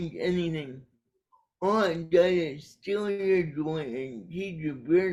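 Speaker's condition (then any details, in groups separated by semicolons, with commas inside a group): Cerebral palsy; caused by brainstem aneurysm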